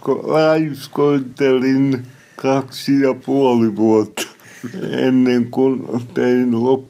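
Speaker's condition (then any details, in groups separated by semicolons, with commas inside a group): Cerebral palsy; somewhat unclear, self-described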